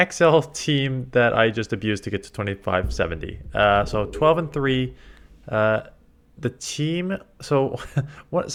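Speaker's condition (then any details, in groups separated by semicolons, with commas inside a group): No condition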